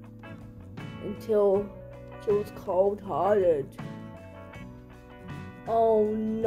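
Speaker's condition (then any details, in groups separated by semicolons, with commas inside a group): Cerebral palsy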